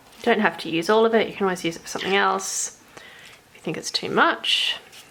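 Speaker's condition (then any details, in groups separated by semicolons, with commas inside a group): No condition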